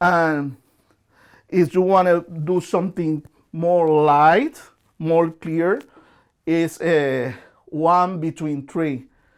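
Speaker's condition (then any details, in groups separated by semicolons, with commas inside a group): No condition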